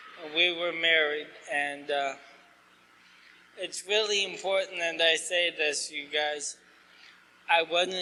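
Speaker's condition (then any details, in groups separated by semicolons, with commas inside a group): ALS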